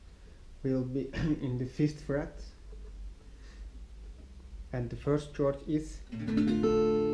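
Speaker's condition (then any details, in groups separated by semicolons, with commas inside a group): No condition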